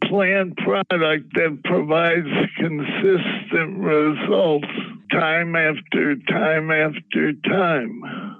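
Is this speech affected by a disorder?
Yes: Parkinson's disease.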